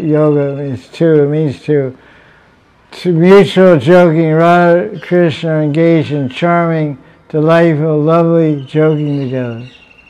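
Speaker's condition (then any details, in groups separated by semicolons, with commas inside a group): Deafness; fluent spoken lecture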